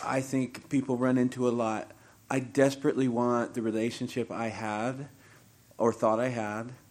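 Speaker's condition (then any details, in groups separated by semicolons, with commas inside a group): No condition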